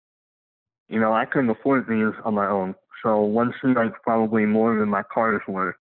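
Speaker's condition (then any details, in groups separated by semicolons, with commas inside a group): Cleft lip and palate; bilateral above-knee amputation at 14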